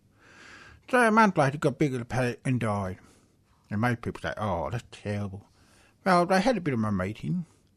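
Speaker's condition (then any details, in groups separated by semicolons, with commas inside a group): Hearing loss with cochlear implants; asks others to speak slowly, struggles when people talk quickly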